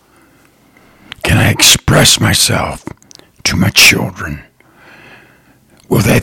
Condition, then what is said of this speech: Throat cancer. I know it's probably not easy to listen to someone that has a voice like this, but I appreciate you.